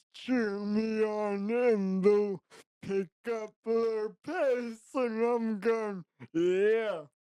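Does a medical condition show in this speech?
Yes: traumatic brain injury; right-side ataxia or shaking.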